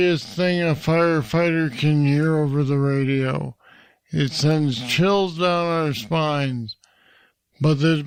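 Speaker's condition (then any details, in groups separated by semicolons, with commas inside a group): Parkinson's disease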